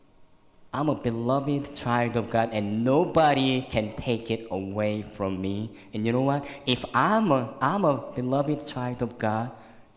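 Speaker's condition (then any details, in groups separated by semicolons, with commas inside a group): Cleft lip and palate, severe; congenital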